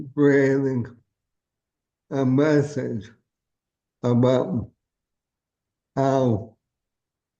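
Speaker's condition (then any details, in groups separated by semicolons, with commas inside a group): ALS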